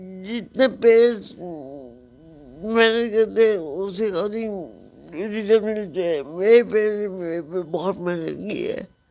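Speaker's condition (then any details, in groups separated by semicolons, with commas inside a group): Cerebral palsy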